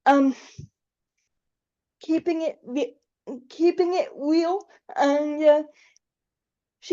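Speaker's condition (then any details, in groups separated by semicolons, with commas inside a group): Cerebral palsy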